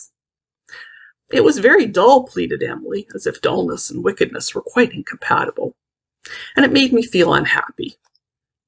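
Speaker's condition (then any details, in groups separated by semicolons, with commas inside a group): No condition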